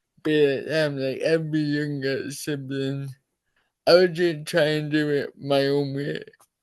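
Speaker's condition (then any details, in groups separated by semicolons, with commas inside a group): Cerebral palsy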